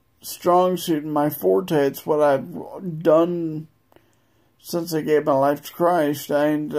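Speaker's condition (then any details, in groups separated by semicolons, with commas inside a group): Multiple sclerosis; no control over legs; current exacerbation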